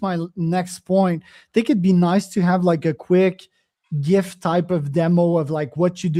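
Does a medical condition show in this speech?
No.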